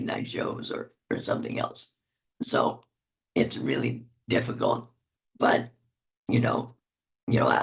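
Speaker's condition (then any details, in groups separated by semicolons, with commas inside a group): Laryngectomy; voice box removed, radiation damage, tracheal neck stoma; laryngectomy nearly nine years ago, 28-year cancer survivor; radiation-damaged vocal cords and lungs, slow swallowing, cannot eat and talk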